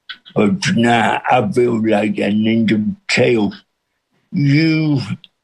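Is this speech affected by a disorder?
Yes: cerebral palsy with speech impediment.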